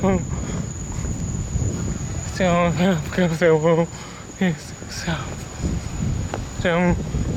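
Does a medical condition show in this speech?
Yes: cerebral palsy; speech disability.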